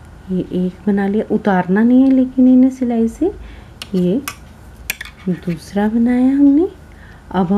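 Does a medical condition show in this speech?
No.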